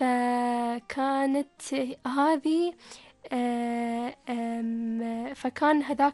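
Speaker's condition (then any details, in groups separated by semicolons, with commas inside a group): Stuttering; ongoing journey to control stuttering; speaks publicly despite stuttering, gave TEDx talk, radio studio guest; difficulty in pronunciation, needs extra time to speak, whole-word and sound repetitions; prolonged sounds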